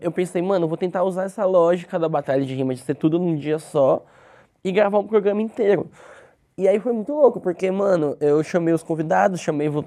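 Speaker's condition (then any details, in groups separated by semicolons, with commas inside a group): Cleft lip; congenital cleft lip, open fissure at birth, two surgeries in first six months of life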